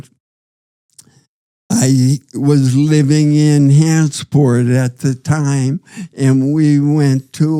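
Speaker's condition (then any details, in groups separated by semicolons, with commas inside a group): Parkinson's disease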